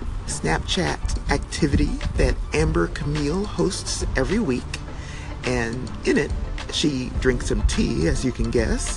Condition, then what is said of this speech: No condition.